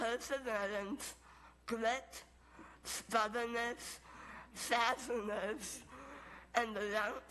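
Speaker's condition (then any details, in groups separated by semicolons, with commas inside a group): Moebius syndrome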